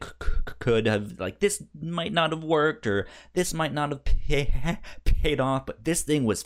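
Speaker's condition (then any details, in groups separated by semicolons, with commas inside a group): Stutter; speech impediment, past speech therapy; hears own voice through headphone monitoring while recording, finds it disorienting; therapist described costly in-ear device echoing own voice milliseconds late, said to help; blocks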